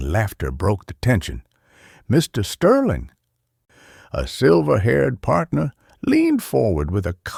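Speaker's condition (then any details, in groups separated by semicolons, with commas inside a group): No condition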